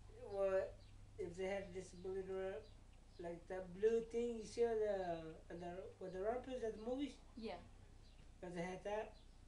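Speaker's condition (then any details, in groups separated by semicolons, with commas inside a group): Cerebral palsy; braces and walker; surgery planned, in physical therapy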